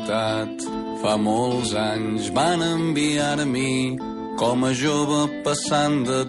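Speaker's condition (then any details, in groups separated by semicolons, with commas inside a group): No condition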